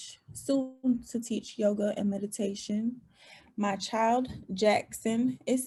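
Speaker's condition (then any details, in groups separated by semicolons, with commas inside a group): No condition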